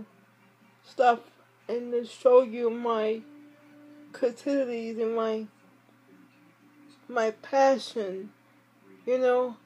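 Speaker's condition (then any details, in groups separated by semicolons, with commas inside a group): Speech impairment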